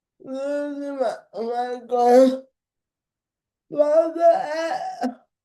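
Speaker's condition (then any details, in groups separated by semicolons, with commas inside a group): Cerebral palsy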